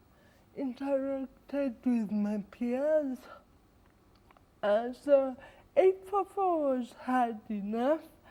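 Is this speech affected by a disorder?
Yes: cerebral palsy.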